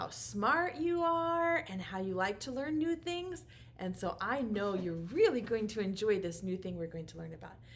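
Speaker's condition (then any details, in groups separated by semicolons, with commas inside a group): No condition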